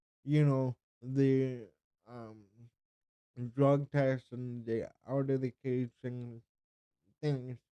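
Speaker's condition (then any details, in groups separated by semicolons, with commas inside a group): Cerebral palsy; speech affected by cerebral palsy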